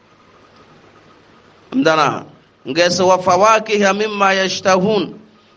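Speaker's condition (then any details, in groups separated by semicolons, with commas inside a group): No condition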